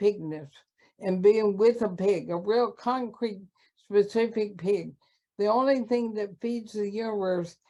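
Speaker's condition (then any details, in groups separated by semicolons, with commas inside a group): ALS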